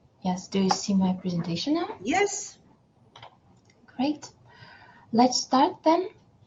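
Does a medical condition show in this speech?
No.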